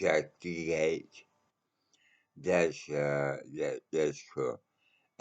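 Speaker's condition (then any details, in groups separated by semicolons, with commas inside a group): Mouth cancer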